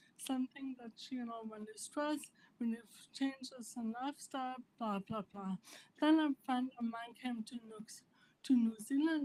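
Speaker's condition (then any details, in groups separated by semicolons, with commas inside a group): Primary lateral sclerosis; spasticity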